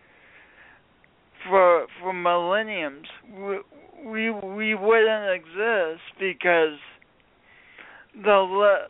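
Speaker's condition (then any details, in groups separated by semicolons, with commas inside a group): Speech impediment from birth injury; speech impediment present, comfortable with own voice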